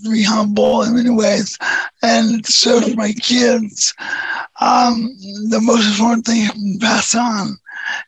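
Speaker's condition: Neurofibromatosis type 2; large tumor on brain stem

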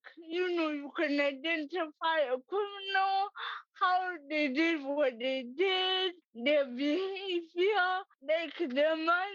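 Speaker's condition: Cerebral palsy; present from birth, affects walking and hand use, scribbled instead of writing, types instead

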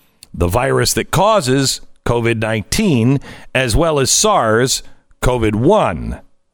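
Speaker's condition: No condition

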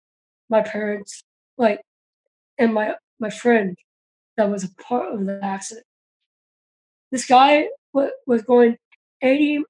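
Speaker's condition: Down syndrome; congenital

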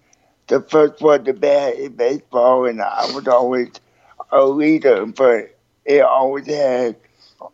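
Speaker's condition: Cerebral palsy; spastic quadriplegic cerebral palsy since childhood, uses wheelchair, adapted wheelchair sports

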